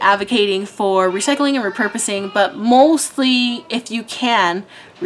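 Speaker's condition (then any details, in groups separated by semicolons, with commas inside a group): No condition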